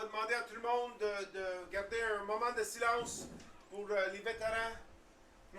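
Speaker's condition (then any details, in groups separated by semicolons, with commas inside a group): No condition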